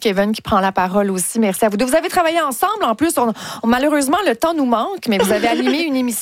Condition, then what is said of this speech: No condition.